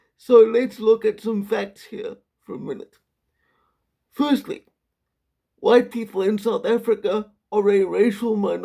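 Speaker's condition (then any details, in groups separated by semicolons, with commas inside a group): Quadriplegic cerebral palsy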